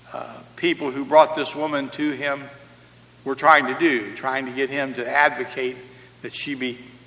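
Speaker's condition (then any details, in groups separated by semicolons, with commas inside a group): No condition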